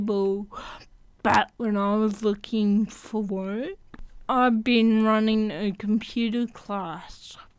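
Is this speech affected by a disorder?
Yes: athetoid cerebral palsy.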